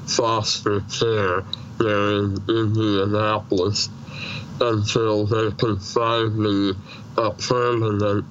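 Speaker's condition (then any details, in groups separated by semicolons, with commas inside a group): Treacher Collins syndrome, severe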